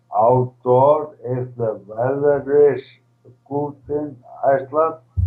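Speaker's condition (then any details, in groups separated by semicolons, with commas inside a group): ALS, primary lateral sclerosis, PLS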